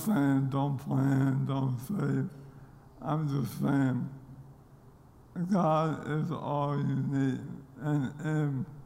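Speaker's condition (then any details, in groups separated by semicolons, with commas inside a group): ALS; seen crawling on stage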